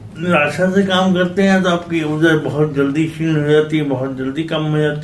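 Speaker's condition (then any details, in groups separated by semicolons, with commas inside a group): Cerebral palsy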